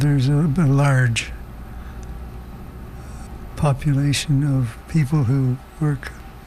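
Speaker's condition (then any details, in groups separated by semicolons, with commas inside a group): Parkinson's disease; possible cause rotenone pesticide exposure growing up on a farm in Ontario; slow, harder to hear recently, word-finding difficulty worse when tired, loses thread, trouble finishing sentences, avoids hard words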